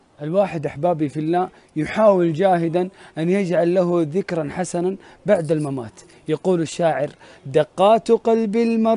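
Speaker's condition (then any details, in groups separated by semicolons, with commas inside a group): No condition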